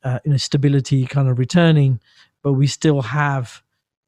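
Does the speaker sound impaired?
No.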